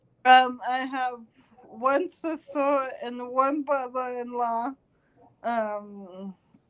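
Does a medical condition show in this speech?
Yes: cerebral palsy; present since birth, occupational therapy; talks too fast.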